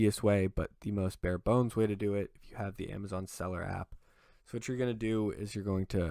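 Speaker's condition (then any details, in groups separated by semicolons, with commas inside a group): No condition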